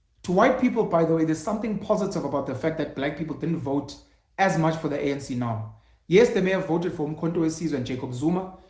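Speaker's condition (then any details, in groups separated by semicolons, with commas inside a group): No condition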